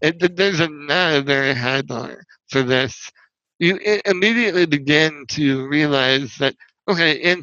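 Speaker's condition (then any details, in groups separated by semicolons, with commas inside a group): Spinal muscular atrophy; wheelchair user, paralyzed from neck down with intact sensation, needs helper for all physical tasks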